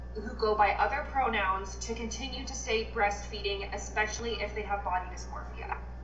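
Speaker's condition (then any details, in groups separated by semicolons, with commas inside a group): No condition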